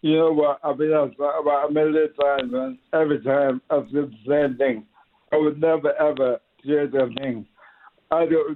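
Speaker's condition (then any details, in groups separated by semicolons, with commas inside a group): Motor neuron disease; diagnosed about 3 years ago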